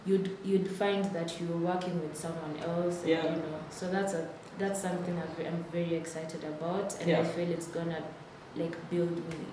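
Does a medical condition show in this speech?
No.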